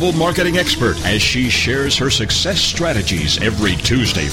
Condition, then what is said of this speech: None; typical speech.